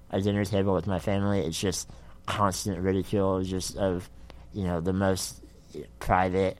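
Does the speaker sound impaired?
Yes: spinal muscular atrophy; lifelong, uses expensive wheelchair, adaptive technology.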